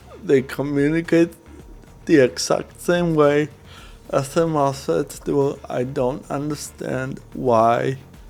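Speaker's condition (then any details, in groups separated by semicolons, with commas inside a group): Cerebral palsy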